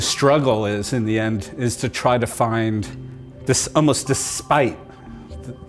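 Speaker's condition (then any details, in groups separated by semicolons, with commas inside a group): No condition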